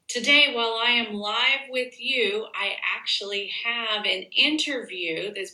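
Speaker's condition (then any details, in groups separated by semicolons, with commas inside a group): No condition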